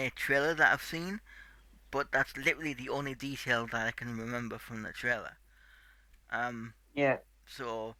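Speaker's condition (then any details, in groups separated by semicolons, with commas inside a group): Cerebral palsy; tight muscles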